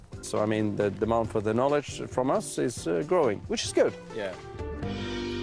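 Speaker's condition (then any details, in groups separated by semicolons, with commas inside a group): No condition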